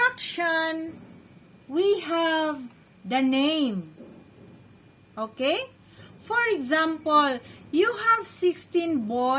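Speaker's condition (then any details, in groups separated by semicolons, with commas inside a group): No condition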